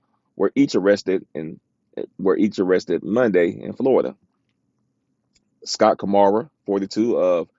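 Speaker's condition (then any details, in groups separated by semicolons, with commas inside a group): No condition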